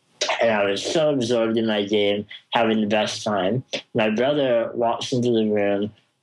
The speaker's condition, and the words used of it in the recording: Spinal muscular atrophy. And today this guy I'm talking to is kind of mumbly.